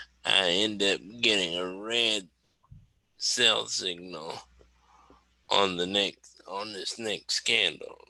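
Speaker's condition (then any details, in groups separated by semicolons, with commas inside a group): Cerebral palsy; wheelchair user; slow operating things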